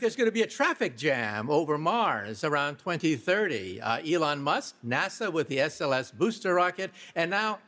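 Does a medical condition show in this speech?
No.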